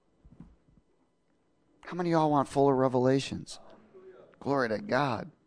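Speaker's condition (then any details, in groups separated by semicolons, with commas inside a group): No condition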